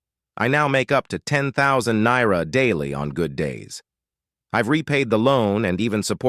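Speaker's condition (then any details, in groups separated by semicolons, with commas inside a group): No condition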